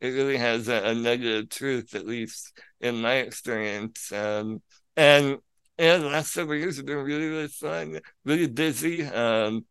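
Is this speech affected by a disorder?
Yes: spinal muscular atrophy; from birth, paralyzed neck down, full sensation, overnight breathing machine, hospital bed, wheelchair, parents as caregivers; can be a little difficult to understand at times.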